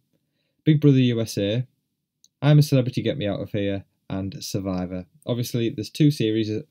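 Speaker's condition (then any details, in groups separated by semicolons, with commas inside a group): No condition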